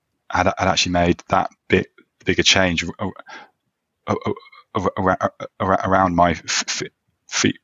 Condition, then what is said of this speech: Stuttering. Want to get to a stage where I can speak a bit more easily in terms of stammering openly, and I kind of don't always